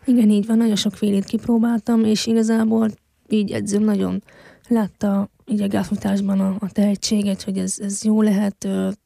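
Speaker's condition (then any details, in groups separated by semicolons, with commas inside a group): Hearing loss since infancy; congenital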